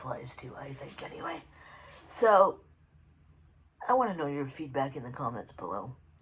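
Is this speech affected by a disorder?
Yes: cerebral palsy; predominantly physical; about four decades, functional decline, uses sit-to-stand lift.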